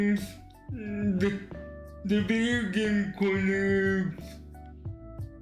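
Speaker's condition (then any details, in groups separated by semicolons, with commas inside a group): Cerebral palsy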